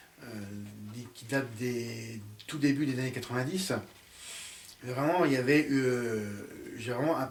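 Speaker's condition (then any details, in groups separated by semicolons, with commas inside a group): No condition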